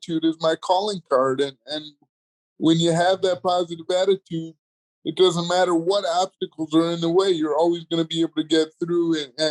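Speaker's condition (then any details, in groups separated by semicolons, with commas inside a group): Cerebral palsy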